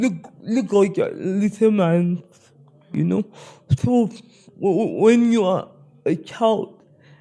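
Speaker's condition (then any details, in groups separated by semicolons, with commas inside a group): Spastic cerebral palsy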